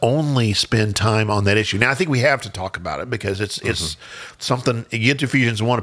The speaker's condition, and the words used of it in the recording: None; typical speech.